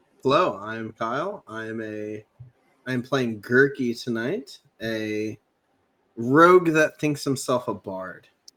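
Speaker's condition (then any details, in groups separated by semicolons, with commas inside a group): No condition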